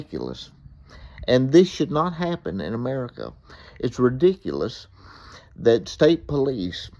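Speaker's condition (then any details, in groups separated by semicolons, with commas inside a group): Cerebral palsy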